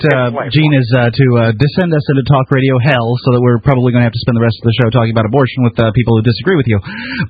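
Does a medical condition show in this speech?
No.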